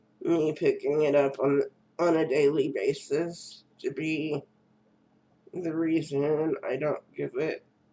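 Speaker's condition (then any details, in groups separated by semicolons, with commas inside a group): Cerebral palsy; first word not said quite right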